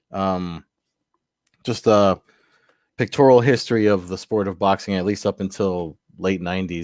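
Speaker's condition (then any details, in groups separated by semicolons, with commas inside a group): No condition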